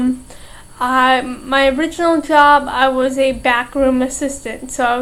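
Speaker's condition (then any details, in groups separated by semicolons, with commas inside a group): Cerebral palsy, mild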